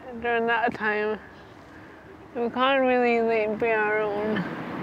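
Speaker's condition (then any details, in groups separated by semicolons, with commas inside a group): Motor neurone disease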